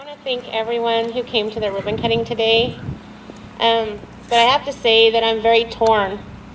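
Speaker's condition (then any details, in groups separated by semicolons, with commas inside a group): No condition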